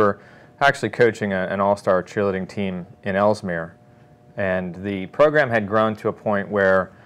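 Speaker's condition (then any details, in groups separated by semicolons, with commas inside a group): No condition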